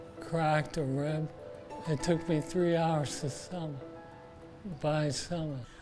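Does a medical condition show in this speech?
Yes: Parkinson's disease; onset in teens.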